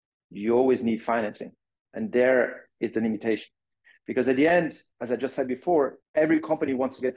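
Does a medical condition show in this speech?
No.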